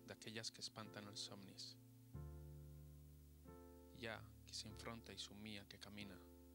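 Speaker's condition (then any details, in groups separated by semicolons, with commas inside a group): No condition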